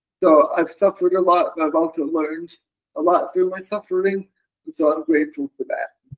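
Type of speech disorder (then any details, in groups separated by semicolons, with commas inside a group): Dysarthria; cerebral palsy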